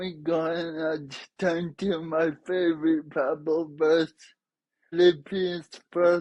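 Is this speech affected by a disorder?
Yes: traumatic brain injury; caused by accident.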